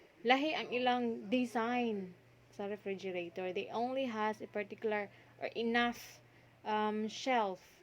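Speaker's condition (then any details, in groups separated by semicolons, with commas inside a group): No condition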